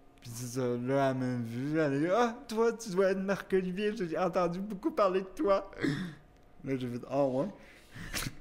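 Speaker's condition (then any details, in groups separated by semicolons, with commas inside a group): Cerebral palsy; wheelchair use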